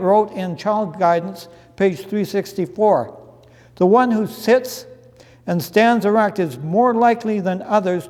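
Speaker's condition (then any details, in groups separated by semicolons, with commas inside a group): No condition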